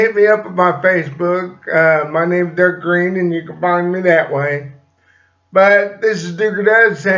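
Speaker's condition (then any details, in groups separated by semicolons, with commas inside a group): Cerebral palsy; slight speech impediment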